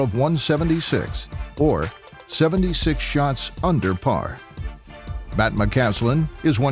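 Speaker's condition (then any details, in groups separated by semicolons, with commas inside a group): No condition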